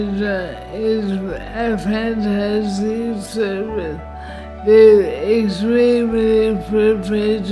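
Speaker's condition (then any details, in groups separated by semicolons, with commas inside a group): Motor neurone disease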